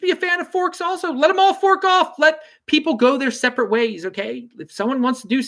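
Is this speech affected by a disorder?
No.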